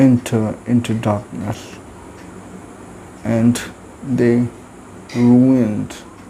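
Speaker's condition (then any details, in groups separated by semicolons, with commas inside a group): Cerebral palsy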